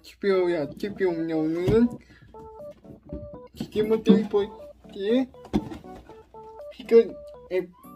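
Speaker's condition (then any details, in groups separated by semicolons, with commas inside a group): Cerebral palsy; brain lesion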